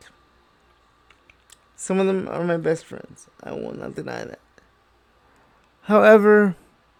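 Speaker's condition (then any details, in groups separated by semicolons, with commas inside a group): Cerebral palsy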